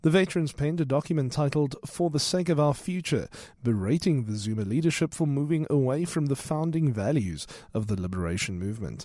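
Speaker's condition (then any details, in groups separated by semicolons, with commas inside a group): No condition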